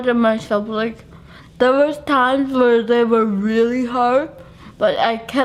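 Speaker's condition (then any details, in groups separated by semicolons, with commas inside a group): Cerebral palsy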